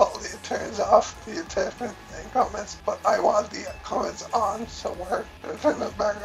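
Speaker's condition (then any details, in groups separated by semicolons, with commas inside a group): Cerebellar ataxia from brain tumour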